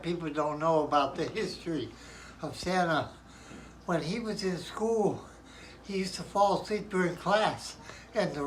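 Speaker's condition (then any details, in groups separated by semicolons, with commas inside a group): Parkinson's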